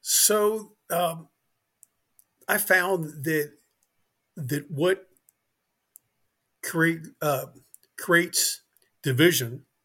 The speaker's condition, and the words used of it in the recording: Stuttering. I wish I didn't stutter. I wish I didn't block.